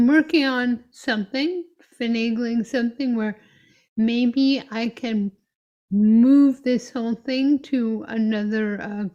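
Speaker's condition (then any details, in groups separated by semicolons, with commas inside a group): Myotonic dystrophy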